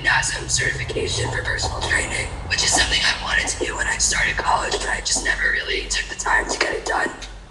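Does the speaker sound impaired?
Yes: laryngeal papillomatosis; congenital, papillomas growing in airway, periodic laser removal, many laser surgeries, vocal cord scar tissue; laser surgery to remove papillomas about a week ago; scarred vocal cords cannot vibrate, altered voice, breathless on exertion as airway gradually blocks.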